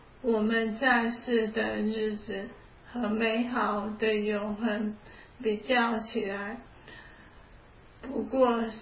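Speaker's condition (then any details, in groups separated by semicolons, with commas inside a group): ALS; onset about three years ago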